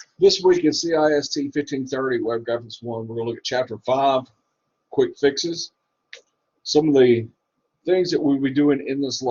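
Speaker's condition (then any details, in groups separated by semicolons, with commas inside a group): No condition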